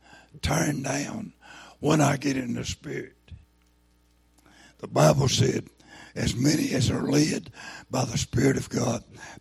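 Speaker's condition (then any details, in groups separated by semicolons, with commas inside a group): Throat cancer, lost vocal cord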